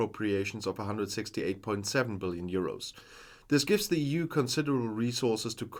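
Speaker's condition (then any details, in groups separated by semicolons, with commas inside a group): No condition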